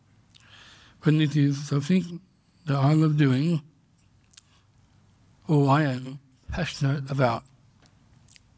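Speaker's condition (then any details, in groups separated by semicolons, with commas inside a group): Down syndrome; congenital, diagnosed at birth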